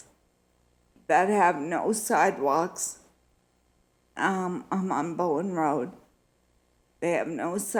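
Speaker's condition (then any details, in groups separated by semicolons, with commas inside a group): Multiple sclerosis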